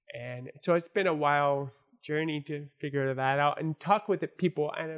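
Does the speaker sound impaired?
Yes: born deaf, congenital; had to learn to speak and hear, hard, first full sentence at age five, English difficult.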